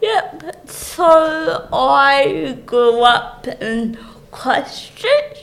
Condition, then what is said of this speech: Cerebral palsy. Um, so I use a wheelchair and my speech is also obviously treated, mm-hmm. and I have difficulty with coordination.